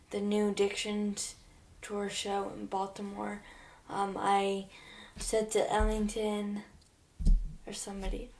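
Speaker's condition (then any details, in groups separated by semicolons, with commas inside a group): Cerebral palsy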